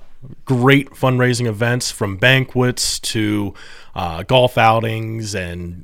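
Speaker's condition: No condition

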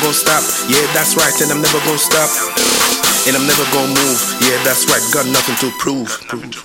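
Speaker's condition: No condition

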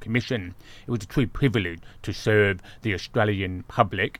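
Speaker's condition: Deafness, born deaf

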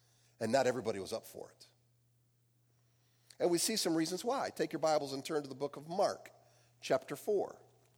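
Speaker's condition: No condition

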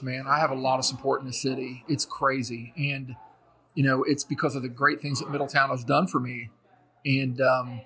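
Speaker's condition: No condition

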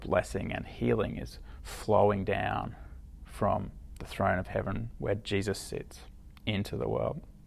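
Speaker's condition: No condition

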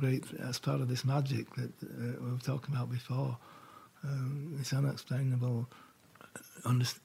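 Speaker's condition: Parkinson's; very focused walking

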